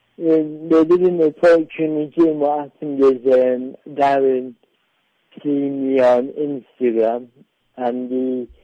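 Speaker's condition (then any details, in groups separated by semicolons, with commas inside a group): Cerebral palsy; diagnosed at birth, delayed developmental milestones, walked with walking frame, predicted lifelong electric wheelchair, prone to rounded shoulders; predicted never to talk, parents paid for speech therapy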